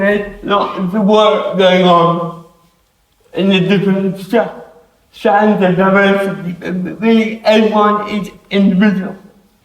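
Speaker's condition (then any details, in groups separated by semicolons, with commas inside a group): Cerebral palsy; affects hands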